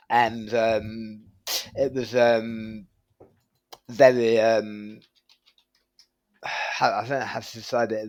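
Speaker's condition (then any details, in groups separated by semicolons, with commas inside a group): Tongue cancer surgery; right-side tongue surgery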